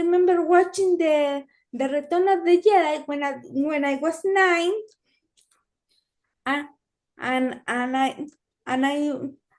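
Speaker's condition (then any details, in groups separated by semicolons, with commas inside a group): Cerebral palsy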